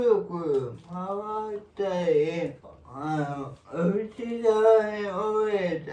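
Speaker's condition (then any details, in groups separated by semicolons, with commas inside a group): Cerebral palsy; severe, uses a wheelchair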